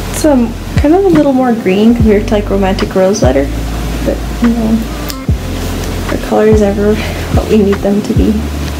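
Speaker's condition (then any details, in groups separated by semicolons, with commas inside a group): No condition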